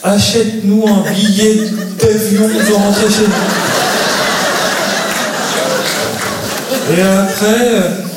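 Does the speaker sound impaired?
Yes: stuttering; stutter since childhood, at age four first misdiagnosed as Gilles de la Tourette by a psychiatrist; stutters while performing on radio, asked by Rire et Chanson boss to speak clearly; some words hard to say, such as bègue, restarts sentences, slow speech; here blocks.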